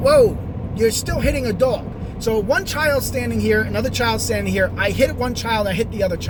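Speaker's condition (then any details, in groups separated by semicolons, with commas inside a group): No condition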